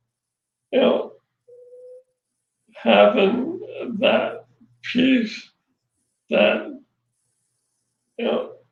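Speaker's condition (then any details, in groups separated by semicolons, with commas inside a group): ALS; progressive, onset around age 50; about three years since diagnosis, growing weakness; voice changed early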